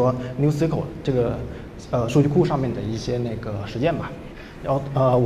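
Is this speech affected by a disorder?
No.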